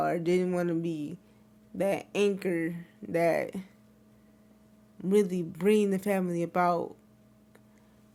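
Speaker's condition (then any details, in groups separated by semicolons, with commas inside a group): Cerebral palsy; wheelchair user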